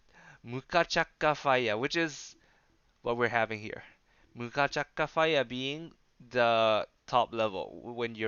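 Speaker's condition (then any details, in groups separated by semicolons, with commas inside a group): No condition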